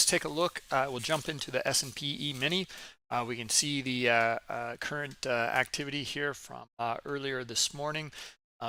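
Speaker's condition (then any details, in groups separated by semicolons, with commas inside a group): No condition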